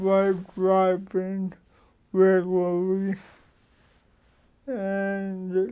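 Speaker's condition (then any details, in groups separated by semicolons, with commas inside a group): Cerebral palsy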